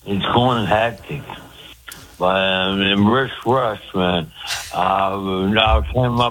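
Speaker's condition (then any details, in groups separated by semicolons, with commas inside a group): Speech impediment; cause unclear, stabbed by girlfriend and hit on head with ashtray years ago; usually hard to understand, clearer than usual on this call, hosts joke writing avoids confusion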